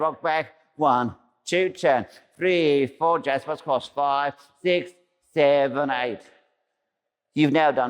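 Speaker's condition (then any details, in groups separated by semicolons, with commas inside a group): No condition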